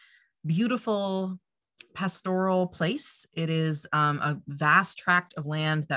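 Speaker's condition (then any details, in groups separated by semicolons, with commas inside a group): No condition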